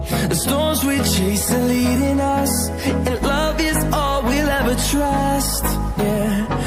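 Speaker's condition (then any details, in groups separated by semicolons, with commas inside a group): No condition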